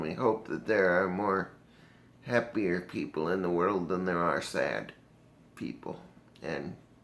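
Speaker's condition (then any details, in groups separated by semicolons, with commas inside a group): Cerebral palsy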